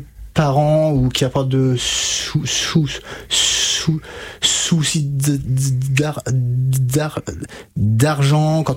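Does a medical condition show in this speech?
Yes: stuttering; onset at age 5 to 6, untreated in childhood, severe until about age 20, therapy from 20; about 27 years since onset, years of therapy with Catherine Daubier, Nancy stuttering specialist, fluency techniques; blocks and repetitions now, formerly could not finish a sentence without blocking, froze reading aloud; here repeated sounds, prolonged sounds.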